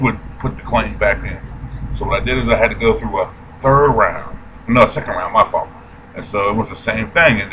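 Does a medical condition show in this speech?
No.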